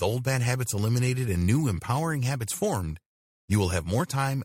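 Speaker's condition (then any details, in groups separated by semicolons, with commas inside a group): No condition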